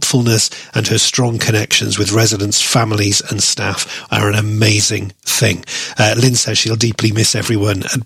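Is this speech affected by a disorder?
No.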